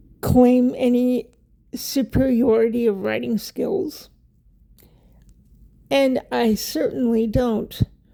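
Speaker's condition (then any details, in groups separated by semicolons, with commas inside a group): Cerebral palsy; wheelchair user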